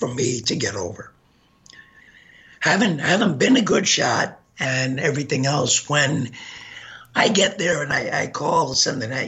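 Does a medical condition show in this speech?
Yes: gunshot injury to voice box; shot 15 times.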